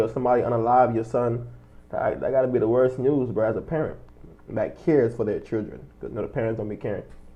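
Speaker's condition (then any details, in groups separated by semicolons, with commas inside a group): No condition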